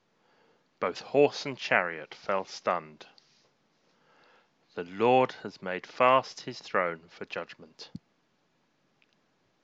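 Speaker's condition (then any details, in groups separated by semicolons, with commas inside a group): No condition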